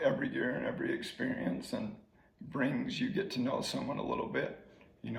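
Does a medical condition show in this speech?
Yes: ALS; slowly progressing ALS.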